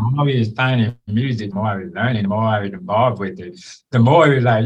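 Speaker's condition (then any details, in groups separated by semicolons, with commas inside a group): Born deaf; congenital deafness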